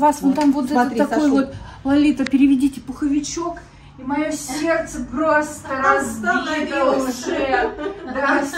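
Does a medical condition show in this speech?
No.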